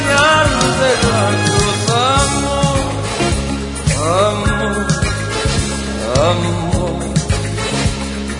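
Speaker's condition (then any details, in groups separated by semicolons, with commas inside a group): No condition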